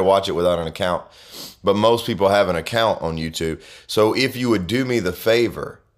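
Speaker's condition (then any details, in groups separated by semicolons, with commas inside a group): No condition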